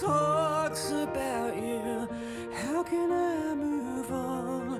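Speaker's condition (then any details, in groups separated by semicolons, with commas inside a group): No condition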